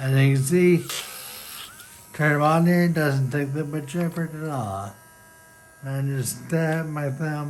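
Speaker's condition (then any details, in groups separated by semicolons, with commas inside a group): Friedreich's ataxia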